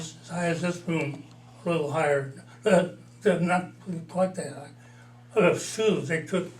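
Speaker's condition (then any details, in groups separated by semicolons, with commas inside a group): Parkinson's disease, mild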